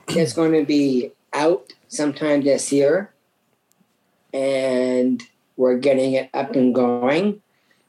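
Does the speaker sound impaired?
Yes: Down syndrome; from birth; age 37, recent knee surgery, surgery went well.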